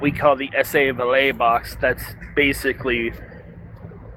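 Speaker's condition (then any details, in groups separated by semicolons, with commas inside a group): No condition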